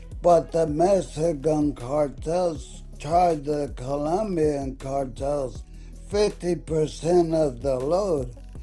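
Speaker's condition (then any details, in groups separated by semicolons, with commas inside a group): ALS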